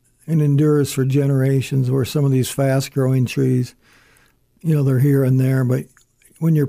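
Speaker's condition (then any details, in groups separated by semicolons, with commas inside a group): Parkinson's disease; stutters and stammers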